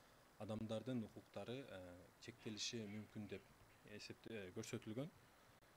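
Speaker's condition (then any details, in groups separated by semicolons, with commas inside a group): No condition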